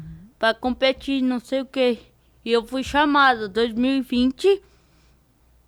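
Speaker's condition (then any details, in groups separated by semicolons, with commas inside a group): Cerebral palsy; diparetic form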